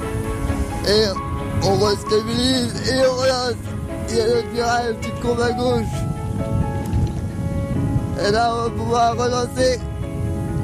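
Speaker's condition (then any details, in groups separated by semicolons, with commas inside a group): Cerebral palsy; cerebral palsy from extreme prematurity, born at six months, twin pregnancy, neuromotor brain cells damaged; six personal care assistants in rotation around the clock, used dual ski piloté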